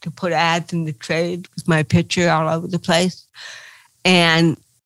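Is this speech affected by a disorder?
Yes: cerebral palsy; titanium neck limiting looking up, involuntary movements, chronic pain, past Botox dependence, past painkiller addiction.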